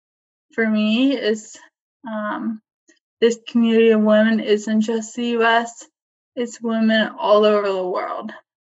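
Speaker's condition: ALS, limb onset; diagnosed at age 25, onset in arms and legs, not bulbar onset; voice tires and gets close to being lost while talking

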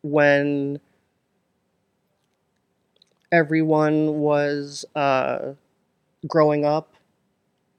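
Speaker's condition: Stuttering; stuttering since at least school age; repeated sounds, prolonged sounds, blocks

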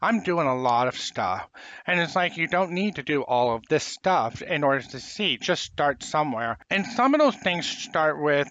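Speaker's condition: Profound hearing loss, congenital

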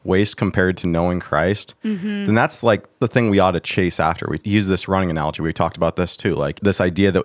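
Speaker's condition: No condition

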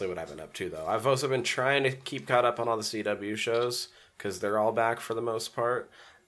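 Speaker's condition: No condition

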